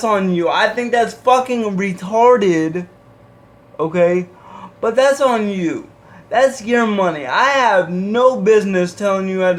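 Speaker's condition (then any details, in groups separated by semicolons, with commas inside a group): Cerebral palsy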